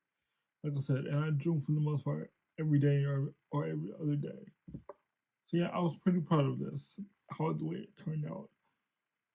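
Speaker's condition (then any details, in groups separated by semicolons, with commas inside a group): Cerebral palsy; since birth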